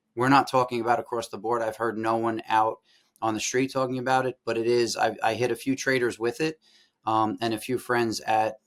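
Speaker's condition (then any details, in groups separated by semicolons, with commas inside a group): No condition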